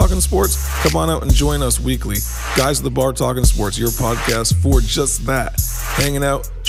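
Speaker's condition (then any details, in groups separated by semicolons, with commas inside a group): No condition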